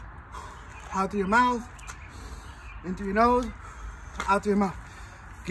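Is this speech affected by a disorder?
No.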